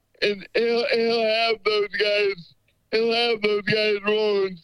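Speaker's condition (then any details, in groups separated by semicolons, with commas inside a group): Cerebral palsy; limited wheelchair mobility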